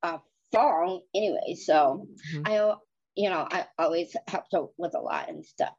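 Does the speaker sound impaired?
Yes: Down syndrome; flat feet.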